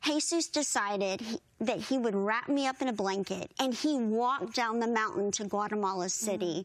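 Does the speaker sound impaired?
Yes: bilateral cleft lip and palate, severe; unable to nurse as infant, once could not speak, needed interpreters, singing voice strong.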